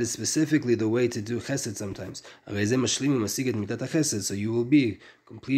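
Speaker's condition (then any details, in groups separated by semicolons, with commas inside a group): No condition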